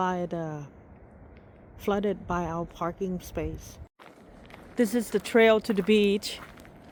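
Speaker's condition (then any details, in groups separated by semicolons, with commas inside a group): No condition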